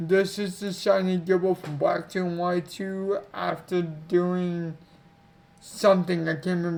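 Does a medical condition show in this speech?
Yes: cerebral palsy; affects legs.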